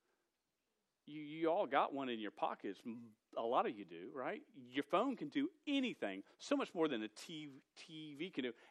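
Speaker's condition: Stuttering; long-standing stutter, present over 24 years, once fought calling to teach because unable to talk; stammers when nervous; repeated sounds, repeated words

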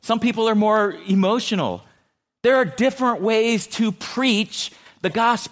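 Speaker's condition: No condition

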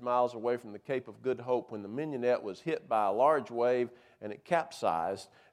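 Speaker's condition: No condition

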